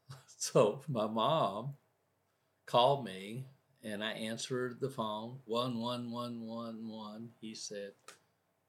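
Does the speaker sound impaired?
Yes: aphasia after stroke; woke unable to talk, nearly died and resuscitated, self-described primary progressive aphasia; about 4.5 years since stroke, speech lessons, relearned to talk, taught self frontwards and backwards; initially no talking, reading or writing, one word only, understood everything, now thinks of every word.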